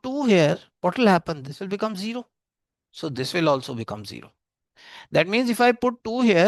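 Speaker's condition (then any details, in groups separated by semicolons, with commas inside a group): No condition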